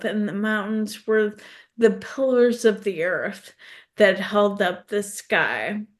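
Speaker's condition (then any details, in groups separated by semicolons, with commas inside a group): ALS; specialist-confirmed diagnosis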